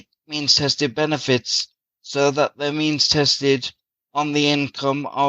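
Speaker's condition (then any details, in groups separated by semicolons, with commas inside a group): Cerebral palsy; from birth, very premature birth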